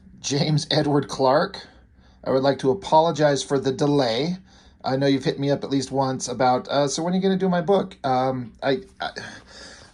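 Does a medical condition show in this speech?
No.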